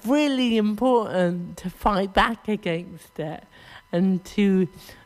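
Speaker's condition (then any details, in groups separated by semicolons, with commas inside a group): Cerebral palsy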